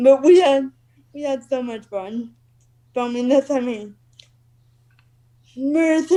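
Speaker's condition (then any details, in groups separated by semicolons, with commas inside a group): Cerebral palsy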